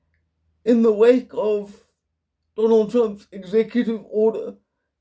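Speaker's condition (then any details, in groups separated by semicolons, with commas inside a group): Quadriplegic cerebral palsy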